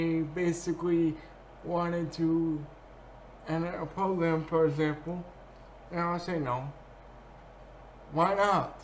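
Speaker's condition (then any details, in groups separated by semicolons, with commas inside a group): Cerebral palsy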